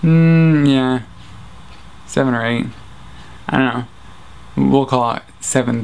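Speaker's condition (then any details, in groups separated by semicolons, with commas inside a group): Traumatic brain injury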